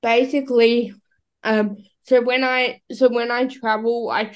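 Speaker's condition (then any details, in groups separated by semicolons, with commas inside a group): Cerebral palsy; carries spare cochlear implant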